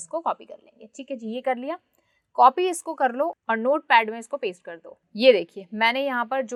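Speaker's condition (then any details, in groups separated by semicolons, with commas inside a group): No condition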